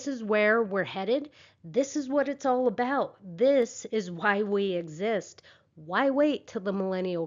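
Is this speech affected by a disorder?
No.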